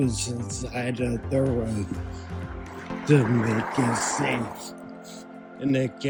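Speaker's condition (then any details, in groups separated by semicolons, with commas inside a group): Ataxia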